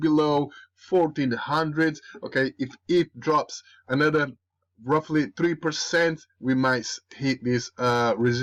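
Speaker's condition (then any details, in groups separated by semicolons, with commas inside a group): No condition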